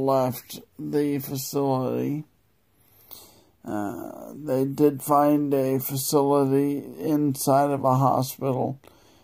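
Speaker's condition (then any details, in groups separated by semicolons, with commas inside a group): Multiple sclerosis; progressive form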